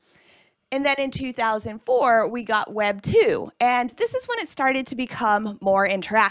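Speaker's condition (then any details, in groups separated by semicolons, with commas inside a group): No condition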